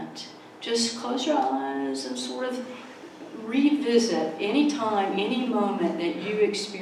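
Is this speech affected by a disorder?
No.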